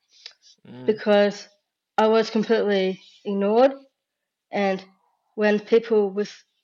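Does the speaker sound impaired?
Yes: Down syndrome.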